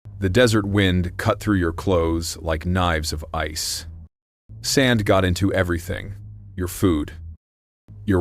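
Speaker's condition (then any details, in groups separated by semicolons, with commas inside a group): No condition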